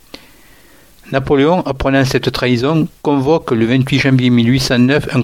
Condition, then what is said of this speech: None; typical speech.